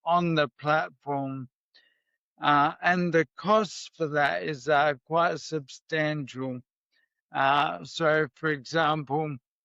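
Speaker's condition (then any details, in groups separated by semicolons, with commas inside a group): MND; clonus causing leg shaking; voice may sound shaky from clonus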